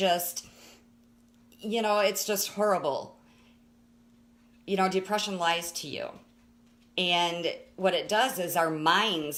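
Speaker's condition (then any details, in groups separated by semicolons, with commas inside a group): No condition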